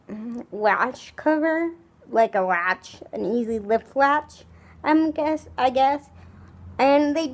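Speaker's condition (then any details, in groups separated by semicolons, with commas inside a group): Cerebral palsy, spastic, severe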